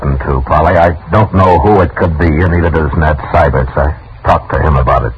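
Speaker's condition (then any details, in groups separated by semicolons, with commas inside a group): No condition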